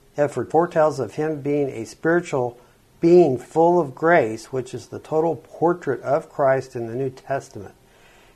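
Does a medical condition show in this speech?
No.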